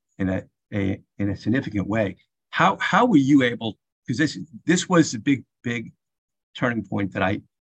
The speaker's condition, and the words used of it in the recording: Stuttering. I'll switch words, and I'm pretty good at switching words, but you know, who am I fooling, right?